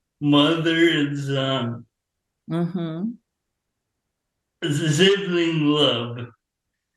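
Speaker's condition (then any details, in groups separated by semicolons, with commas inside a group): Traumatic brain injury; caused by accident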